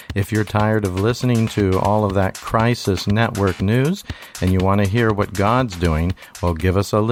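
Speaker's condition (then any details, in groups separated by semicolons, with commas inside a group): No condition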